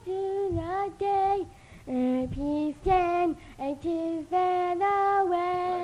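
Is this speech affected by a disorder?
Yes: Down syndrome; intellectual disability; 16 years old, reciting testimony and Bible verse, then singing; at age 8 unable to answer technical questions, father answered; once recited without pausing for breath.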